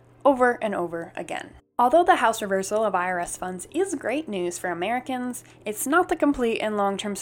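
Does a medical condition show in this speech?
No.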